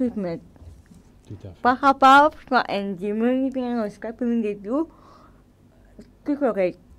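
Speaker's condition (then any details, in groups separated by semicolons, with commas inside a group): Cerebral palsy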